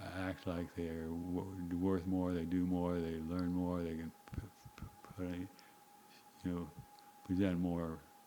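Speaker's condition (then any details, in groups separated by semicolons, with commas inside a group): Parkinson's disease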